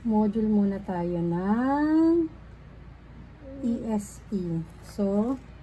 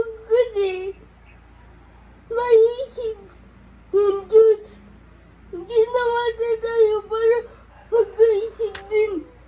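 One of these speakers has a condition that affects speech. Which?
The second: cerebral palsy; affects hands, cannot write.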